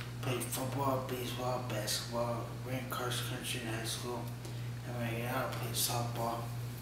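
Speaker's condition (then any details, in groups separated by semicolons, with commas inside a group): Severe traumatic brain injury; severe, high speed vehicle crash; about 5 years after injury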